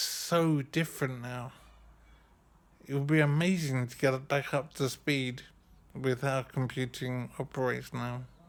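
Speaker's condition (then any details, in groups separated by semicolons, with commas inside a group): Brain injury; affects cognition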